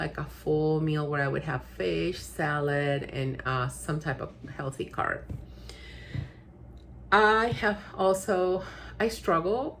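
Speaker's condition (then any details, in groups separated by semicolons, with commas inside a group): No condition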